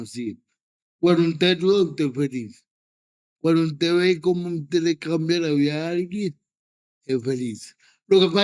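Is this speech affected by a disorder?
Yes: cerebral palsy.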